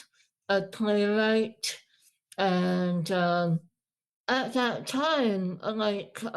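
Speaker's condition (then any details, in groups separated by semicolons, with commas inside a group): Moebius syndrome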